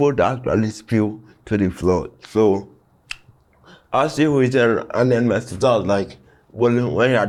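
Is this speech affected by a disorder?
Yes: cerebral palsy.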